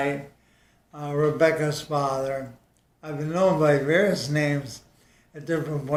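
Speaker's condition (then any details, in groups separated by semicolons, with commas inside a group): ALS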